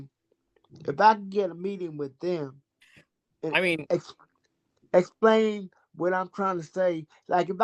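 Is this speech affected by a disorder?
Yes: cerebral palsy.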